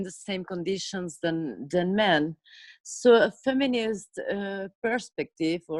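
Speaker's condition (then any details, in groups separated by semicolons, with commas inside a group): No condition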